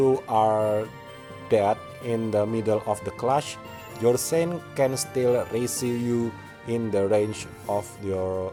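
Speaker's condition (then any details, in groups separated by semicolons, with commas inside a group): No condition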